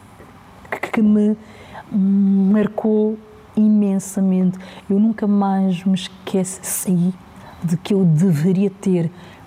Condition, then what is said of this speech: Stuttering. É óbvio que eu me esforço para não gaguejar imensamente, eu me esforço para ter maior eficácia na minha comunicação e por ali fora